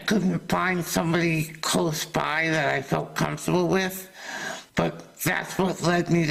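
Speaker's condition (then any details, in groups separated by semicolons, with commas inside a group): Salivary duct carcinoma surgery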